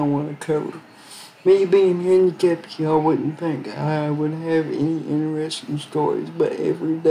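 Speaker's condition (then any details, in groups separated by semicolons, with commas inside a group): Cerebral palsy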